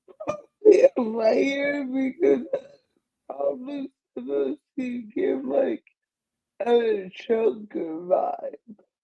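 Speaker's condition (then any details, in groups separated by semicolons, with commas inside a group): Cerebral palsy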